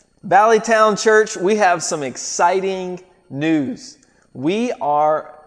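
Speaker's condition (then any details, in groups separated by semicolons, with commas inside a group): No condition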